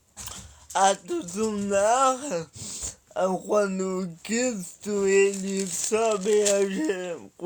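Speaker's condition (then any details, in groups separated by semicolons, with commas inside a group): Paralysis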